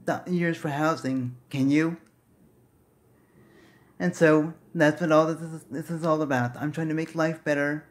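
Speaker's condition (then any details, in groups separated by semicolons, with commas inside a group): Cerebral palsy; speaks fast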